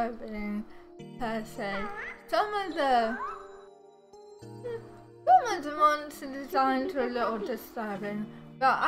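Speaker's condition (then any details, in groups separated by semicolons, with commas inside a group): Cerebral palsy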